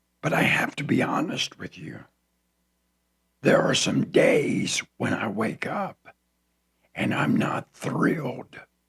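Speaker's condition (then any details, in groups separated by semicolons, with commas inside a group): Throat cancer; tracheostomy tube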